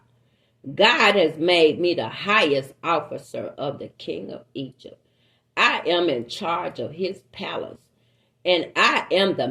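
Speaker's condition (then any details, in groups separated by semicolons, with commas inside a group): No condition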